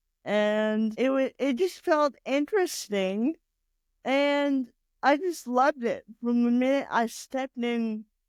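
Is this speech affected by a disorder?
Yes: cerebral palsy; diagnosed around one year, has had surgery.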